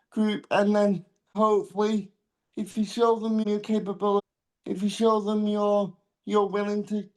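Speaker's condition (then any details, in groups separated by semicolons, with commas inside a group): Cerebral palsy; diagnosed around 10 months old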